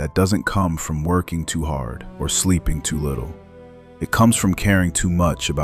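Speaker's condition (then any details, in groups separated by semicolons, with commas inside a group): No condition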